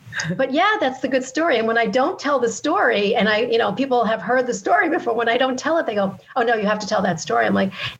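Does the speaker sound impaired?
No.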